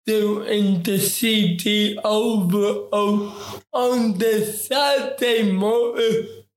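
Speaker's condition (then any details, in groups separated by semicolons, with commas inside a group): Ataxic cerebral palsy; affects coordination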